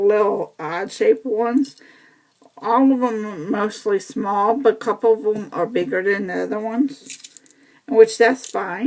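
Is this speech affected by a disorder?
Yes: cerebral palsy.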